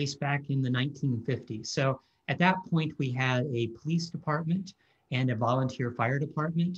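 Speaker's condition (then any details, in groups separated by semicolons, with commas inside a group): No condition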